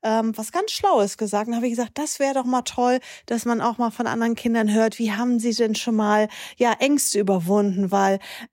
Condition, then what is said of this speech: None; typical speech.